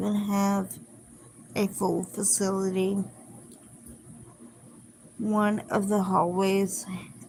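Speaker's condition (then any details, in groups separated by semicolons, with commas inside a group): Cerebral palsy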